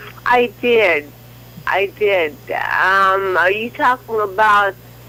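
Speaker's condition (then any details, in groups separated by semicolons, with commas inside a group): Cerebral palsy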